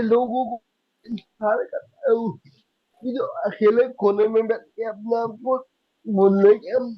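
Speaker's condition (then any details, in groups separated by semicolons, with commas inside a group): Cerebral palsy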